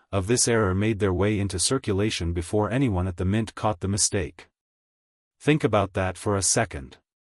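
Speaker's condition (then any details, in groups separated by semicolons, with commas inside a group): No condition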